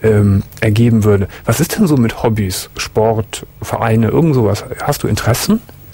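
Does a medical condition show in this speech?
No.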